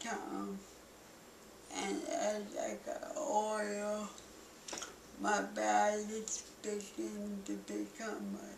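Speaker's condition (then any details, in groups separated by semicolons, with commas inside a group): Cerebral palsy; balance and speech most affected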